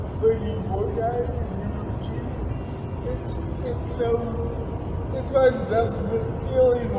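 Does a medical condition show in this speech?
Yes: cerebral palsy; active lifestyle.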